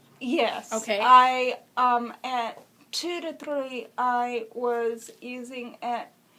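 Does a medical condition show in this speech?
Yes: cerebral palsy; congenital, uses wheelchair.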